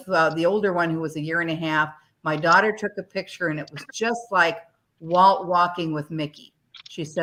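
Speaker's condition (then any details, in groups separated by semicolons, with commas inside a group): No condition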